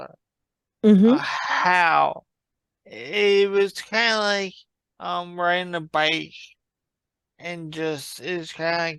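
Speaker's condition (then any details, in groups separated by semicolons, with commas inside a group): Traumatic brain injury; relearned swallowing and breathing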